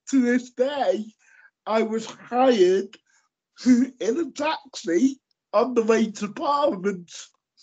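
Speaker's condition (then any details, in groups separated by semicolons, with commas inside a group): Cerebral palsy; lifelong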